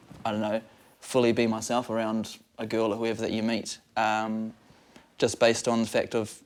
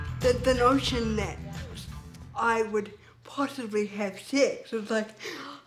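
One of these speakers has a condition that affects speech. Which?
The second: cerebral palsy.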